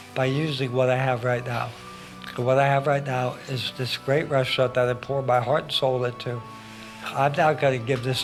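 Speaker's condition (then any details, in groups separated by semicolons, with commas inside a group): ALS; hands affected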